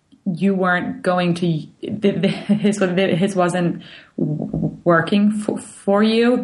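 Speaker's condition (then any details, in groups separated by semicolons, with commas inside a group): Stuttering; intensive program, desensitization, open clean stuttering, dropped vocal flow management, fluency shaping, breathing techniques; uses pausing and rate control, which help reduce stuttering; stuttering still present; repeated sounds, prolonged sounds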